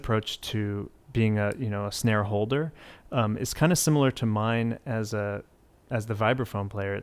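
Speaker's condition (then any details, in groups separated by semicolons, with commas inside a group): No condition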